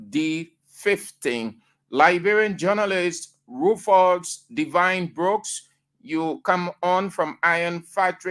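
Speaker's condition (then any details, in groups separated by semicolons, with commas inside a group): No condition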